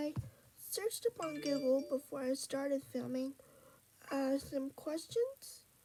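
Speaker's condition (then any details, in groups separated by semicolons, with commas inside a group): Cerebral palsy; unable to walk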